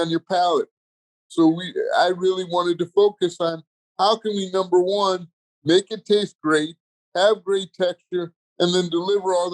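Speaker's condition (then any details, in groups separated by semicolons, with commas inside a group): Cerebral palsy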